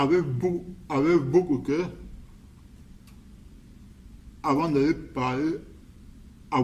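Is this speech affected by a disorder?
Yes: cerebral palsy.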